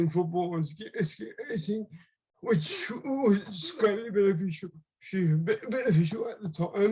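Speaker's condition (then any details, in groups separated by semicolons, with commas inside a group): Cerebral palsy; left-sided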